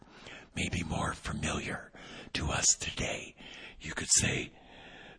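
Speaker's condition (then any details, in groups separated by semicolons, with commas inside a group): Vocal cord paralysis, unilateral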